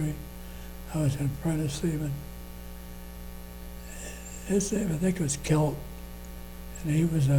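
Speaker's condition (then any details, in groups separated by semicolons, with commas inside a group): Parkinson's disease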